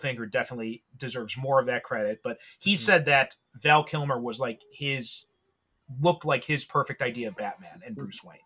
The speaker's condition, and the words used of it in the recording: No condition.